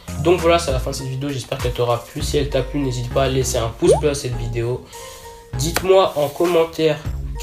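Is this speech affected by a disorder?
No.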